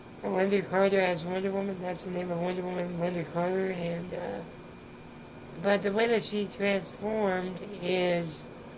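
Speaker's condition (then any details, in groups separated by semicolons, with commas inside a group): Spinal muscular atrophy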